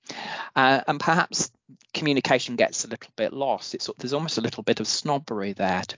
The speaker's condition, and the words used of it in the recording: None; typical speech.